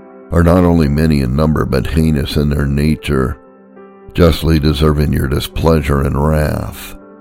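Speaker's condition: No condition

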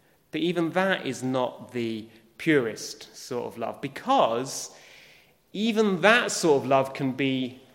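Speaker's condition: No condition

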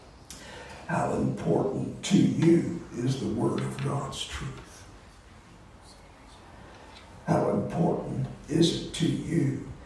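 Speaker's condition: Voice disorder; not contagious

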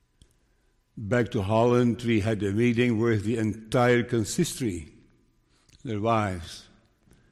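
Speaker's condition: Parkinson's disease; sometimes stutters and blurs words

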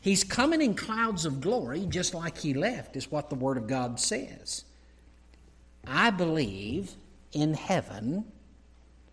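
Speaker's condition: No condition

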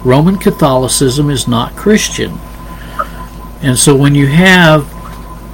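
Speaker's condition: No condition

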